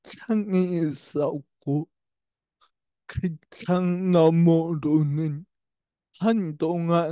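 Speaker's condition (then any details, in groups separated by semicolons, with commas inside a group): Brain lesion disability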